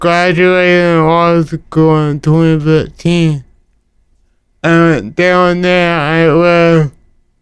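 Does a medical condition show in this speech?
Yes: cerebral palsy; cerebral palsy from birth, muscle disorder, walking affected, fine motor hand skills affected, cannot write by hand, childhood therapy partly helped; talking affected.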